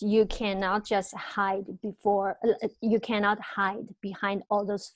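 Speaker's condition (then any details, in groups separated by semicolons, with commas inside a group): Stuttering; stuttering throughout life, still struggling with it; easier to understand than some non-stuttering Chinese speakers, knows exactly what to say but cannot say it normally; repeated sounds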